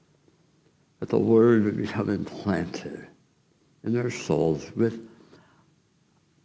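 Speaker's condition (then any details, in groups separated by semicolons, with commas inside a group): Tongue cancer surgery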